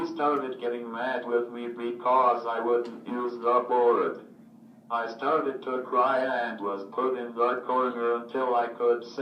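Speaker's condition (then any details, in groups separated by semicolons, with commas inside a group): Cerebral palsy, athetoid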